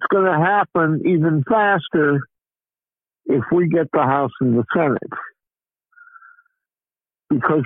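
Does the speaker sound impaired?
Yes: cerebral palsy; low birth weight of 3 lb 11¾ oz.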